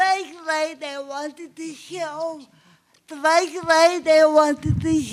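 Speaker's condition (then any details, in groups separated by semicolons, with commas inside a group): Cerebral palsy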